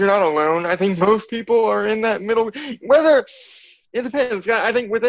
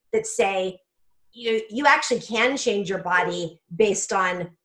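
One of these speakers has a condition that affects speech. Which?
The first: cerebral palsy; from birth.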